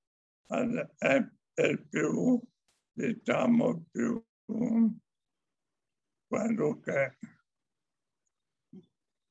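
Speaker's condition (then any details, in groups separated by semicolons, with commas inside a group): Amyotrophic lateral sclerosis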